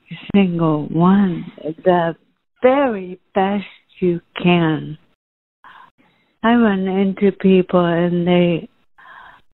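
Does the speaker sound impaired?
Yes: ALS; genetic, initially thought sporadic, first signs voice and breathing while singing, ENT scope and brain, throat MRI clean; about 3 years since diagnosis, still dancing in advanced classes, getting harder; breathing changed while singing, could not sing, lost voice for teaching.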